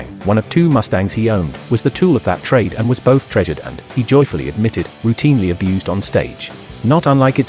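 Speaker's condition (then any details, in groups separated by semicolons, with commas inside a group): No condition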